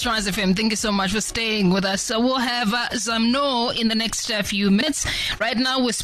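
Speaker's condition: No condition

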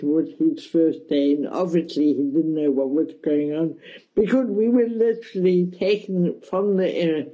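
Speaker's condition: Cerebral palsy, mild

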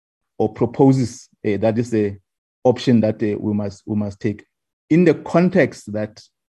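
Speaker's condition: No condition

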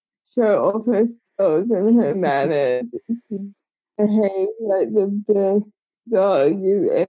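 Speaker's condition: Cerebral palsy; congenital, from birth, age 25

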